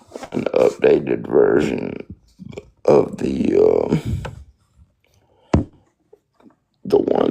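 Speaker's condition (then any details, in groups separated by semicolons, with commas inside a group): Spastic quadriplegic cerebral palsy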